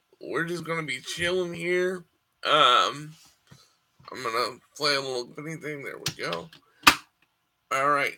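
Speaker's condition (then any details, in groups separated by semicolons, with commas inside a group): Cerebral palsy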